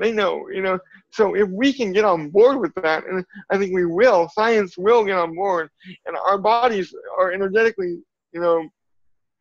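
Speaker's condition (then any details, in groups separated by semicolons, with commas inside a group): Cerebral palsy; from birth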